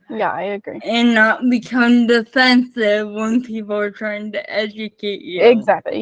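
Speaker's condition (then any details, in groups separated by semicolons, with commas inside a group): Spastic cerebral palsy, mixed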